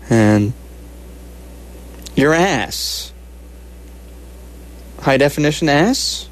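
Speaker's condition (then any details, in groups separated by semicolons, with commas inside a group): No condition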